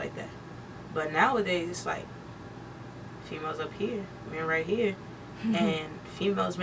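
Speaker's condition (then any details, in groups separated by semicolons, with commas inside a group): No condition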